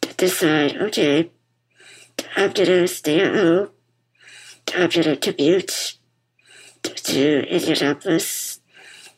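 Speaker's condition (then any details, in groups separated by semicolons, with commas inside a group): Muscular dystrophy; congenital form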